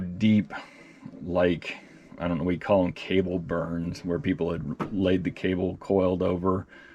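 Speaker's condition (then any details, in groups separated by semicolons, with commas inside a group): No condition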